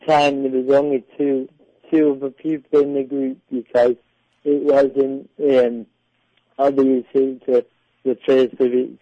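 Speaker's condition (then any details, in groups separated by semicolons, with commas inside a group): Cerebral palsy; speech therapy paid by parents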